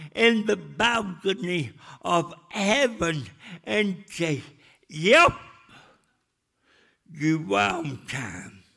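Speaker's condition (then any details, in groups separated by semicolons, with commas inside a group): Cerebral palsy; speech still affected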